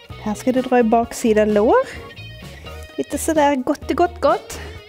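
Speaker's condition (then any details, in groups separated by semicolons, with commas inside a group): No condition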